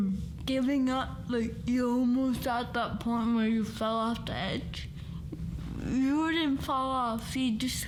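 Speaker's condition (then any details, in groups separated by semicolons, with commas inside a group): Cerebral palsy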